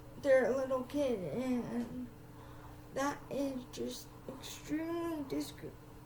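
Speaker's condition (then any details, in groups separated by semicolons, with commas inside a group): Cerebral palsy, spastic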